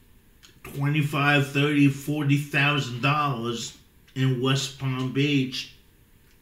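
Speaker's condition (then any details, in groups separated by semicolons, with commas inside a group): Cerebral palsy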